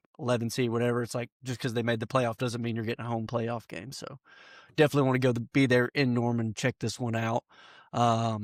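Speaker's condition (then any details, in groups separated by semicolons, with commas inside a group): No condition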